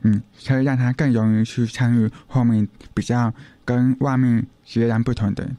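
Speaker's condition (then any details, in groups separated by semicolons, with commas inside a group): Hearing impairment; wears hearing aids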